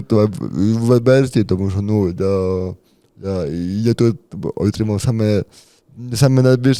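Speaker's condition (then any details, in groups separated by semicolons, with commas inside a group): Cerebral palsy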